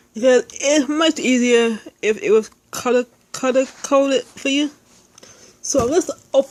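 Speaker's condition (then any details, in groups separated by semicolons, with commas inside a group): Speech impairment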